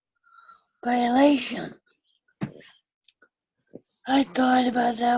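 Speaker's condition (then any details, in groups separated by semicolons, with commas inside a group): Cerebral palsy with ataxia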